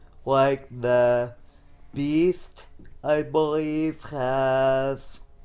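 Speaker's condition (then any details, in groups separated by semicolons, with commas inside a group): Cerebral palsy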